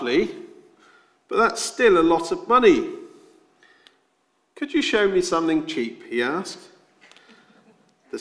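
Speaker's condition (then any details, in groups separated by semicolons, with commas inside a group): No condition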